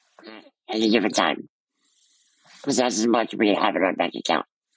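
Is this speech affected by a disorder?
Yes: muscular dystrophy.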